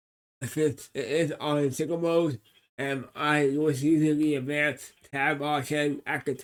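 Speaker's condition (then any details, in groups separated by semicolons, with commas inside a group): Cerebral palsy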